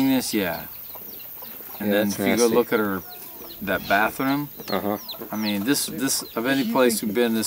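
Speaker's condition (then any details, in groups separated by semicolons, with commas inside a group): No condition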